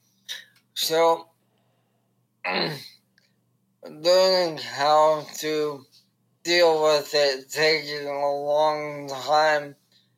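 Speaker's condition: ALS; diagnosed at 30, given 2-5 years, stem cell therapy in Korea, arms do not work, not locked in

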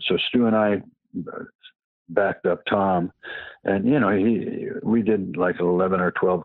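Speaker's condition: Parkinson's disease; past radiation for cancer caused some damage

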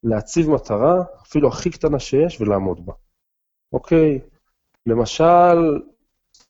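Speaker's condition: No condition

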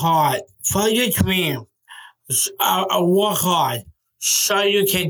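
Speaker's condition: Down syndrome; young adult man

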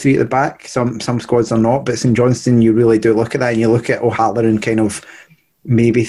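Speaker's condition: No condition

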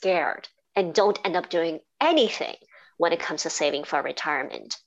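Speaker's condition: Cleft palate and cleft lip; congenital

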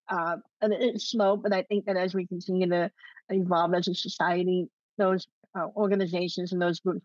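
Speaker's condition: Cleft lip and palate; congenital cleft lip and palate, no single known cause, multiple surgeries throughout life, ongoing medical and dental needs

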